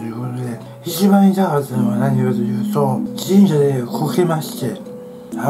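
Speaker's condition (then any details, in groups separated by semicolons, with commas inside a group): Tongue cancer, partial glossectomy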